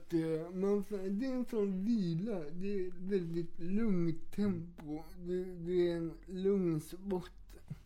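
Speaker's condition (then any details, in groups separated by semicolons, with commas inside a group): Cerebral palsy; has two wheelchairs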